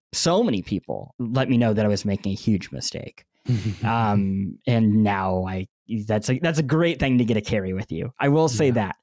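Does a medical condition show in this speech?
Yes: cleft lip and palate; bandaged.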